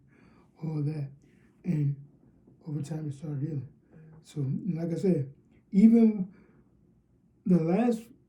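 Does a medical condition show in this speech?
Yes: cerebral palsy, spastic diplegia.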